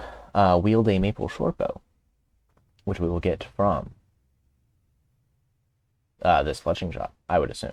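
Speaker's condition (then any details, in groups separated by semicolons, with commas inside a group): No condition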